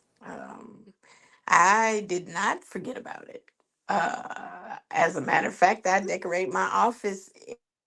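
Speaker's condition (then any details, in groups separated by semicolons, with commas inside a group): No condition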